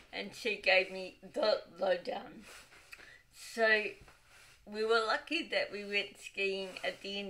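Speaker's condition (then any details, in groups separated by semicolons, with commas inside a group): Cerebral palsy, dystonic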